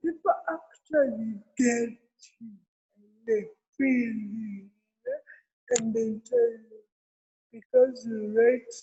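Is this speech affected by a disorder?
Yes: cerebral palsy.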